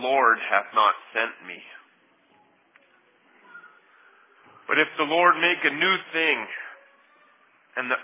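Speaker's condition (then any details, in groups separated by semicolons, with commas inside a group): No condition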